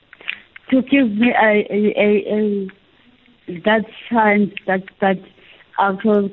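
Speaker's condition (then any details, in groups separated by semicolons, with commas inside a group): Cerebral palsy; from birth, affects movement and speech; listeners sometimes do not understand, speaks slowly, checks listeners hear clearly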